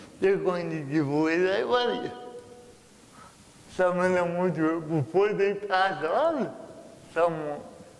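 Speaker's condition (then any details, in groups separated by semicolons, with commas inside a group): Cerebral palsy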